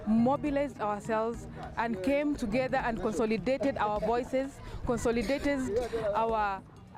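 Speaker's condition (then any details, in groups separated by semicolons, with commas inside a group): No condition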